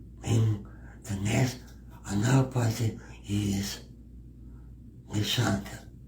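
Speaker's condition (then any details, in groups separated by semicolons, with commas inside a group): Cerebral palsy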